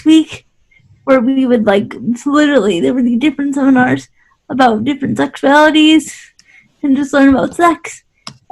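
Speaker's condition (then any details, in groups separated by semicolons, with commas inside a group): Cerebral palsy; quadriplegic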